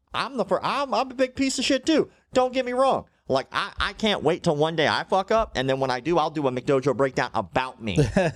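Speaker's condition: Cleft lip and palate

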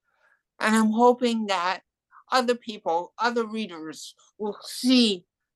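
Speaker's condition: Cerebral palsy and hearing loss; adult

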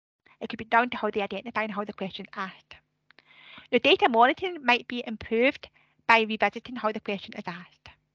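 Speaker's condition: Deafness; speech sometimes affected

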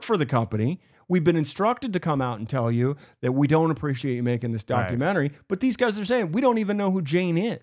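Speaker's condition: No condition

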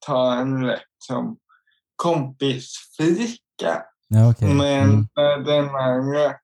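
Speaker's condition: Cerebral palsy; motor skills and balance affected

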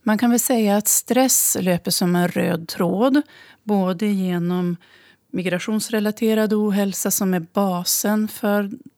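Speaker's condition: No condition

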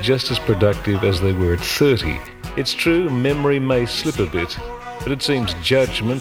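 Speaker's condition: No condition

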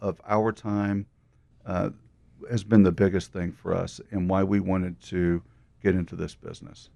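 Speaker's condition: No condition

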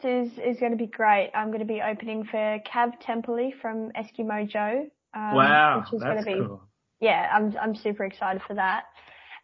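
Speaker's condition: Cleft palate; congenital cleft palate

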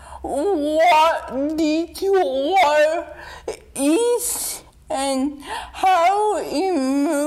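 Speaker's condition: Dystonia; brain damage sometimes in basal ganglia, lost control over body, nervous system affected, wheelchair user, hands affected; takes deep breath and relaxes when tense to gain control, calms before able to speak

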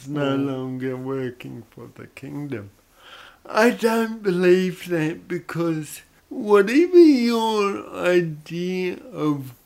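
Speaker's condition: Cerebral palsy; brain damage at or around birth, affects coordination and muscle control of whole body; early loss of function, post-impairment syndrome from working body hard, condition itself non-degenerative; odd sort of voice

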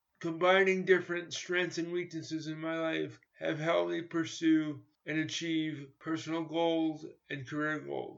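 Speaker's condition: Cerebral palsy; spastic type, born two months premature

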